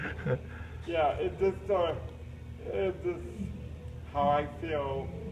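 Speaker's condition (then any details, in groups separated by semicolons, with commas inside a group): Cerebral palsy; uses a lift for transfers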